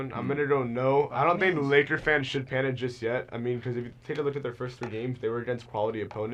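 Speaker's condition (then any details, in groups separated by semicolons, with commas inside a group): No condition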